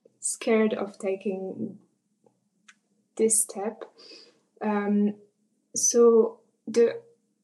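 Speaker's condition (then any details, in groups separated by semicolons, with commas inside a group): Covert stuttering; gradual onset in puberty, worse end of high school, father stuttered, therapy exercises unhelpful; early in accepting stutter, trying to be less covert; hid stutter with techniques in German, French, not in English, grew silent from fear; blocks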